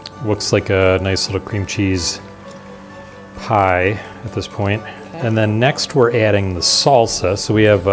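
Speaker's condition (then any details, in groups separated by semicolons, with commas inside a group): No condition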